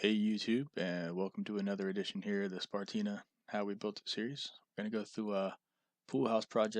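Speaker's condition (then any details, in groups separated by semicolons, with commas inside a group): No condition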